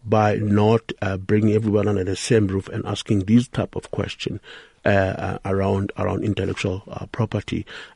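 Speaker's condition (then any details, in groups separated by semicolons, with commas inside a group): No condition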